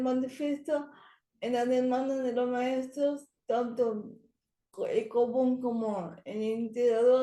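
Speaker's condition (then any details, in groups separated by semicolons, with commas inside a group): Cerebral palsy; speech not very good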